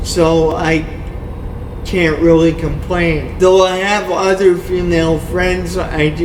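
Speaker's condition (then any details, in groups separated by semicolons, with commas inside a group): Cerebral palsy; only one hand usable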